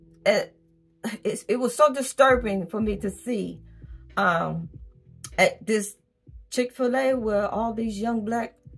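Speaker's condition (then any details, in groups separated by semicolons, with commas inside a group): No condition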